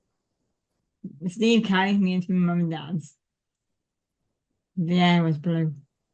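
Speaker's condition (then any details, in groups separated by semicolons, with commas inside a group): Cerebral palsy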